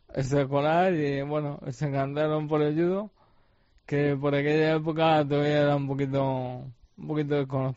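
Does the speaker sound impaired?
Yes: ALS; degenerative muscle disease, first sign was shoulder pain while practicing judo at his club; speaking somewhat difficult, facial and mouth muscles affected.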